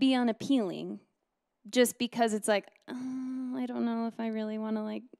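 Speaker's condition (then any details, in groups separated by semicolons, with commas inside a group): No condition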